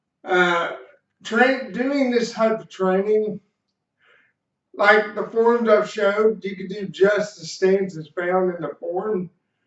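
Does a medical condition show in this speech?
Yes: cerebral palsy; slight speech impediment.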